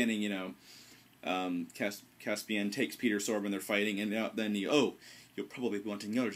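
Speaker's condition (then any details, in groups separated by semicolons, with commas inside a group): No condition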